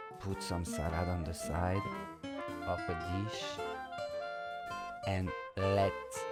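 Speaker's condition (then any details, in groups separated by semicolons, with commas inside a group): No condition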